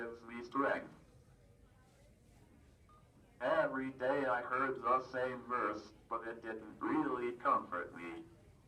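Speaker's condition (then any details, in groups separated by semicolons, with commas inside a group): Cerebral palsy, athetoid; caused by oxygen loss at birth, motor brain injury; speech hard to understand, used picture book, communication box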